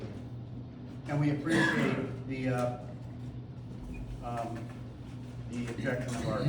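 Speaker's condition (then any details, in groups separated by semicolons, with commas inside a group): No condition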